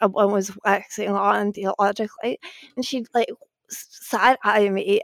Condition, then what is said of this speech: Spasmodic dysphonia. And just from the beginning, I think it's good to tell people I have something called spasmodic dysphonia.